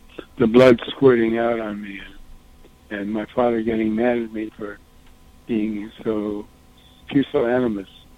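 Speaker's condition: Parkinson's disease; muddy head felt during interview

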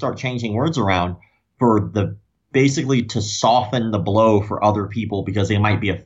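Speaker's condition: Cleft lip and palate; congenital

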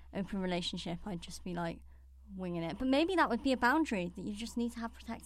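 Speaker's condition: Cleft palate; bottle fed as infant

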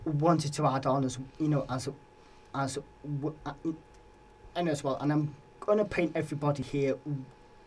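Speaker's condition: Stammer; lifelong speech issues, verbal tics then stammer, years of speech and language therapy, breathing changes tried; ongoing, likely to remain, varies day to day, worse with emotions, dislikes hearing own voice through headset; stammering during recording, gasps and fights for speech every day, difficulty finishing sentences; repeated words, prolonged sounds, blocks

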